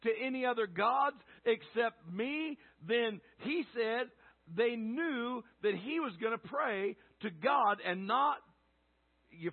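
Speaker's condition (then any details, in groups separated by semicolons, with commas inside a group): No condition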